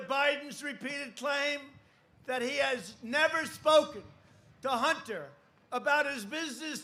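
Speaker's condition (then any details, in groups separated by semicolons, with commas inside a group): No condition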